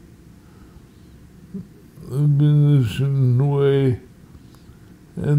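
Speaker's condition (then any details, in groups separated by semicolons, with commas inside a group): Multiple sclerosis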